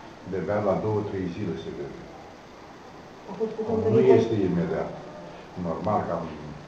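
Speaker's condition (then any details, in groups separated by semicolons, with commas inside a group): No condition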